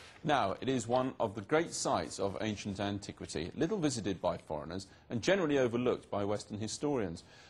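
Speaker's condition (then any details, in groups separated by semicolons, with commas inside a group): No condition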